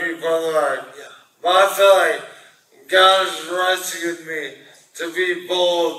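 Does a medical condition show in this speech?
Yes: brain injury.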